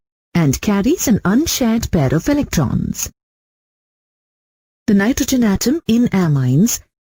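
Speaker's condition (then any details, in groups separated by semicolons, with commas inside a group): No condition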